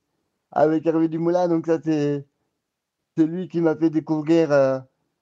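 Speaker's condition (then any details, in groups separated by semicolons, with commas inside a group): Cerebral palsy; round-the-clock personal assistants, sophrology, pool and osteopathy sessions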